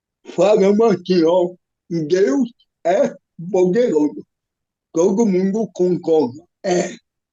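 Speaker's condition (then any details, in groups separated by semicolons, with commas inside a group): Cerebral palsy; physical disability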